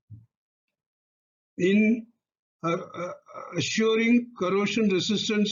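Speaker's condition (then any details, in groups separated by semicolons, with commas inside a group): No condition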